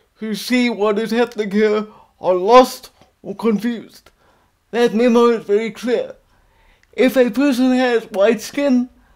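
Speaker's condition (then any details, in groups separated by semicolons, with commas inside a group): Quadriplegic cerebral palsy, severe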